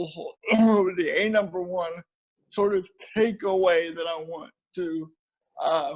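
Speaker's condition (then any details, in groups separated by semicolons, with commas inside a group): Cerebral palsy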